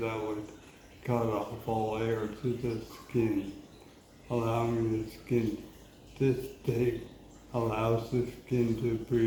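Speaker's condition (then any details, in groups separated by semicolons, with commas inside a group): Motor neurone disease (ALS); PEG feeding tube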